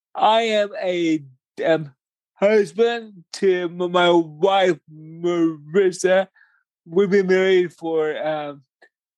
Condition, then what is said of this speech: Cerebral palsy. And I really did not feel much different than other people, except for I talk slower and I move around slower